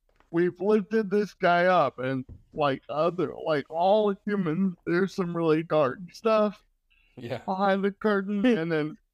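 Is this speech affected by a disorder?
Yes: cerebral palsy.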